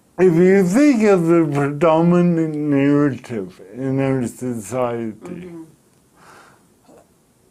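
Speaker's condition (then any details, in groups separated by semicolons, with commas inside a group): Cerebral palsy; present from birth; years of speech therapy, often misunderstood, breath and articulation effortful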